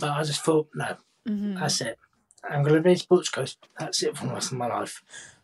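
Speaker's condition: Cerebral palsy, profound hearing loss; speaks clearly and well

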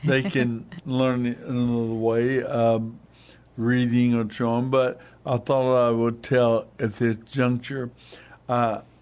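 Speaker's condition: Hemorrhagic stroke, hemorrhagic, basal ganglia; right side of body paralyzed

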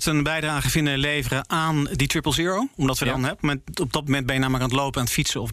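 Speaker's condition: No condition

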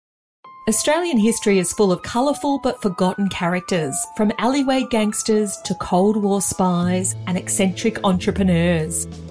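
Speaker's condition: No condition

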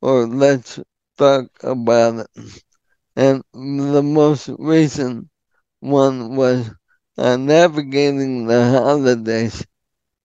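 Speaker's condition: ALS; frequent hesitation fillers

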